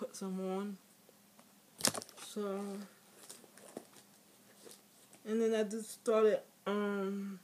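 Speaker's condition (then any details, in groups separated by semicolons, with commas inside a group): Speech impairment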